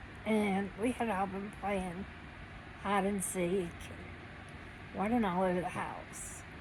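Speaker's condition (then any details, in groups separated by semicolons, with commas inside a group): Cerebral palsy; needs crutches to walk, no teeth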